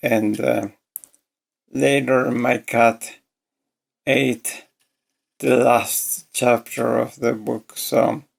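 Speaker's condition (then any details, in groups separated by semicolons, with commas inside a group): ALS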